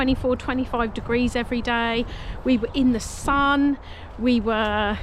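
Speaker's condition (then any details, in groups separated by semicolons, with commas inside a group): No condition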